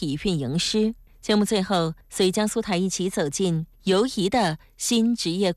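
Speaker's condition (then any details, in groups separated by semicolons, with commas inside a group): No condition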